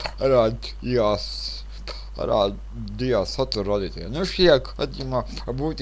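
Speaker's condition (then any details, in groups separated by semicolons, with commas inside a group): Cerebral palsy; since birth; speech not very clear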